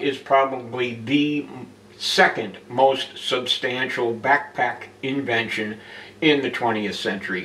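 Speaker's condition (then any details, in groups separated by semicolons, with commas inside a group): No condition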